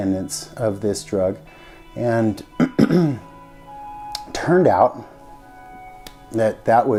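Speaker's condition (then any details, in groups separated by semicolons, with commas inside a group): No condition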